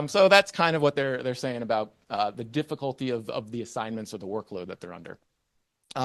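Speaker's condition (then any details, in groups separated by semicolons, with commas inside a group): No condition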